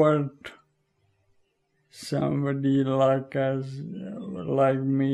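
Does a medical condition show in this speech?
Yes: Friedreich's ataxia.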